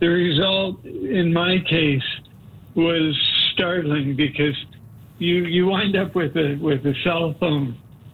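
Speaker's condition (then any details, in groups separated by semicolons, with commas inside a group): Parkinson's disease; onset at age 52, underwent deep brain stimulation, heavy medication doses caused dyskinesia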